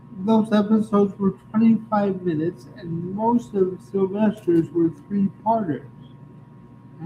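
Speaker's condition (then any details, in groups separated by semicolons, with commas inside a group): Cerebral palsy; from birth, cannot type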